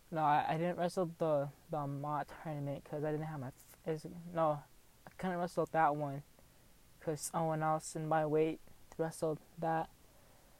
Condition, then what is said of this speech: Stuttering. I wasn't allowed because I had a stutter.